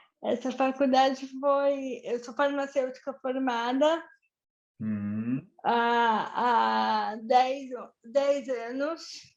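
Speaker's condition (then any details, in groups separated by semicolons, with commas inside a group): Cerebral palsy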